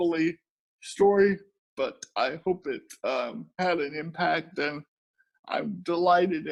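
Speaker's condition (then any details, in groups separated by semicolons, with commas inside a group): Cerebral palsy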